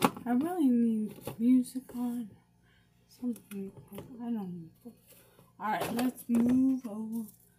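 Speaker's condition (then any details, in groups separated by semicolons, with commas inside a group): Brain injury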